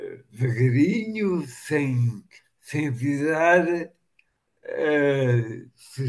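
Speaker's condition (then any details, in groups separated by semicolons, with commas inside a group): Machado-Joseph disease (sca3)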